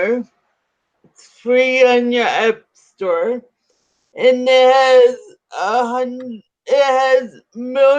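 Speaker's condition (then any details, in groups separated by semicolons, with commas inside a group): Cerebral palsy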